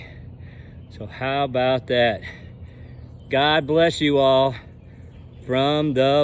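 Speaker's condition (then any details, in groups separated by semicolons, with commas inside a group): No condition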